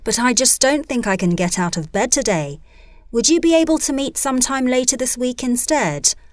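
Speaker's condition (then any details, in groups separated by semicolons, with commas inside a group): No condition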